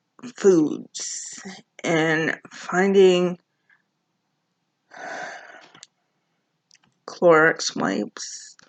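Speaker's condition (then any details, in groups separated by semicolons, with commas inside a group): Cerebral palsy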